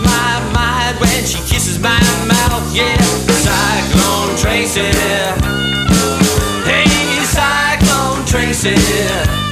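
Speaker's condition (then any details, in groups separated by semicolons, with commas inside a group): No condition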